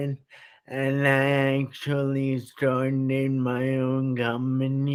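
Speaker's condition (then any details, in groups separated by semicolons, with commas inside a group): Traumatic brain injury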